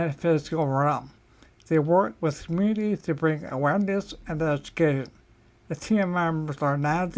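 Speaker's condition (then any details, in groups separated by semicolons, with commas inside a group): Ataxia; may slur speech, may sound drunk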